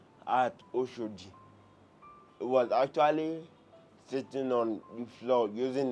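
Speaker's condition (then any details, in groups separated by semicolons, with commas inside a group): Cerebral palsy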